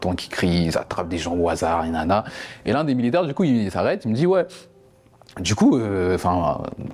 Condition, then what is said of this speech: None; typical speech.